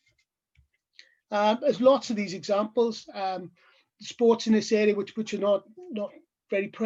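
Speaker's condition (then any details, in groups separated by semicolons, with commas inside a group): No condition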